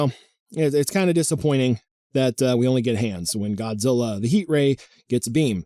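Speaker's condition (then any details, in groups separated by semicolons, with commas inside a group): No condition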